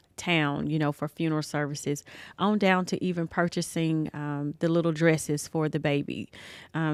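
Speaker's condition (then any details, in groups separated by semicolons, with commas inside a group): No condition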